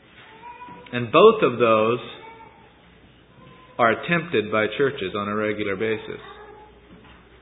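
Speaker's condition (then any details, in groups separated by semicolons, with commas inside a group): No condition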